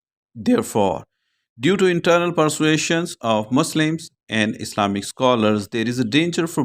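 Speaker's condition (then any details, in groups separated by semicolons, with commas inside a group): No condition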